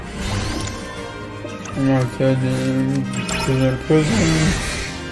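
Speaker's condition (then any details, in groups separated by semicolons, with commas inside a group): Cerebral palsy; affects legs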